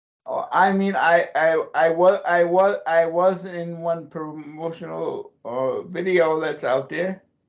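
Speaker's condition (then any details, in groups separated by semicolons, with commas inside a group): Cerebral palsy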